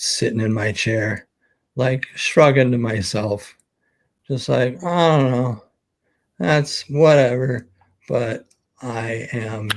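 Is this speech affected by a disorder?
Yes: ALS; expects to lose voice very soon.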